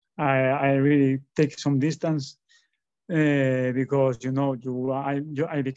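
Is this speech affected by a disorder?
Yes: stuttering; stutter in public speaking, attributed to lifelong shyness and introversion; stutters a lot when talking in public; here repeated sounds, repeated words.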